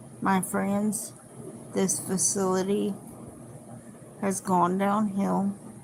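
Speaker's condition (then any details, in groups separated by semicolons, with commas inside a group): Cerebral palsy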